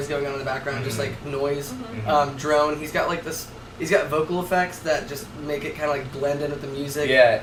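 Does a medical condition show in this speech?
No.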